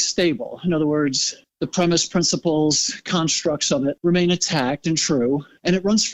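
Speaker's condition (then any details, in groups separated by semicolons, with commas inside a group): No condition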